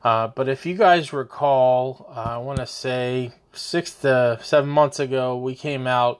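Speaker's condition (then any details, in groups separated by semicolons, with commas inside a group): No condition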